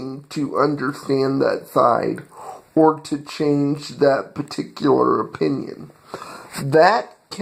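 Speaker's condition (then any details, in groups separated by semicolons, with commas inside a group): Cerebral palsy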